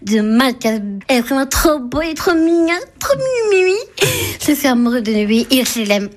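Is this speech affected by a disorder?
Yes: Down syndrome (trisomy 21); described as handicapped.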